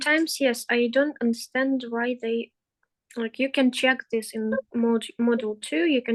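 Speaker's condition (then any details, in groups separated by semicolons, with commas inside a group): No condition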